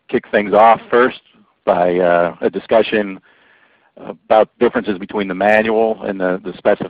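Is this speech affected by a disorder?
No.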